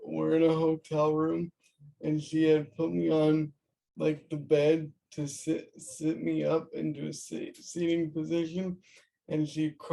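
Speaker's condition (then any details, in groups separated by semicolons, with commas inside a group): Cerebral palsy; caused by brain bleed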